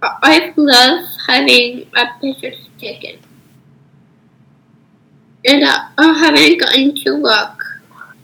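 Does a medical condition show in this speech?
Yes: Down syndrome; spinal fusion surgery, works with life skills and communications consultant Loie k; age 13.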